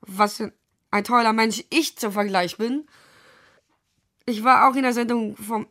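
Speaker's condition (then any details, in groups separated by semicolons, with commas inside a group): Down syndrome; present from birth, wears pacemaker, limits sport and rides; adult, age 20, cannot understand all difficult-language texts, needs easy-language translator; cannot speak freely very well, read prepared question aloud at wahlkampfarena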